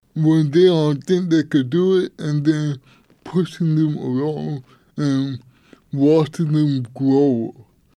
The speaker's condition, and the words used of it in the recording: Cerebral palsy. So it also affect my speaking, my walking, my hands.